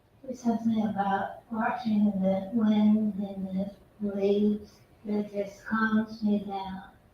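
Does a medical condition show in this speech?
Yes: Parkinson's disease.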